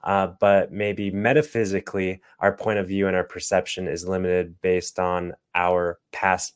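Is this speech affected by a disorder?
No.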